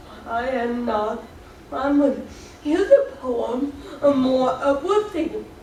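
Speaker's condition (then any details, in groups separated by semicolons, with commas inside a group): Cerebral palsy; speech slightly off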